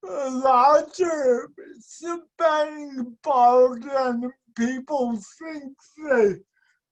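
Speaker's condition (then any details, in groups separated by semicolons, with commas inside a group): Speech and mobility impairment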